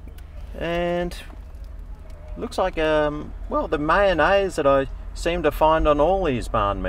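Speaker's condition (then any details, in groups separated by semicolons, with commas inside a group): No condition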